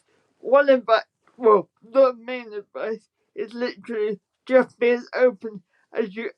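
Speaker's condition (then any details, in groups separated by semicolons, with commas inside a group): Spastic quadriplegic cerebral palsy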